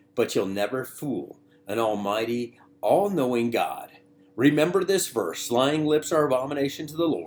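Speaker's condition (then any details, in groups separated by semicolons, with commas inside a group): No condition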